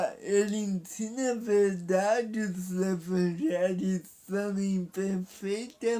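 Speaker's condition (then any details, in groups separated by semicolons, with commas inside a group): Paralysis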